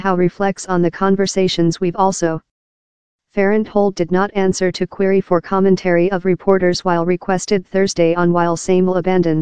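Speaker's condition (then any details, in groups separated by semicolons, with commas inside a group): No condition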